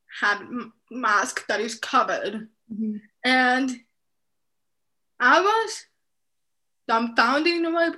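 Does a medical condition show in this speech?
Yes: deafness; profound, noticed at 7 months, unknown cause, bilateral cochlear malformation, left cochlear implant at 3; left cochlear implant processor, right hearing aid, FM system, lip reads, masks hinder lip reading; speech therapy for speaking and listening in deaf and hard of hearing program.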